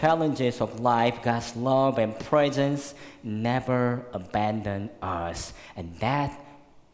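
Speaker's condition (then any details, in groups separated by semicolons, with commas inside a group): Cleft lip and palate; congenital, very severe, born in Korea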